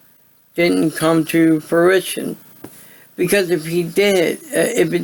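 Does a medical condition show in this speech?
Yes: cerebral palsy; voice sound affected.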